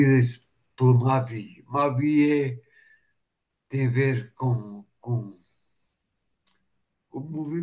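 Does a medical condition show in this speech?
Yes: machado-Joseph disease (sca3).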